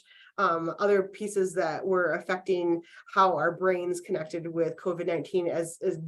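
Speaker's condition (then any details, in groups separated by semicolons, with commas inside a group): No condition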